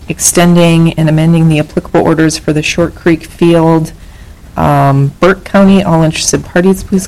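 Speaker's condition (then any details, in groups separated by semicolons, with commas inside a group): No condition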